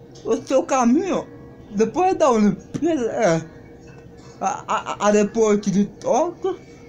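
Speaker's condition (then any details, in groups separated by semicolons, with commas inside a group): Cerebral palsy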